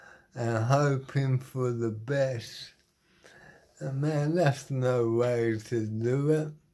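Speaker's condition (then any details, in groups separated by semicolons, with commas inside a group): Motor neuron disease; terminal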